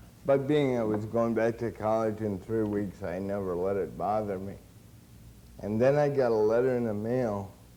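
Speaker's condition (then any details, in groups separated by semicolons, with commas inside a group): Cerebral palsy; since birth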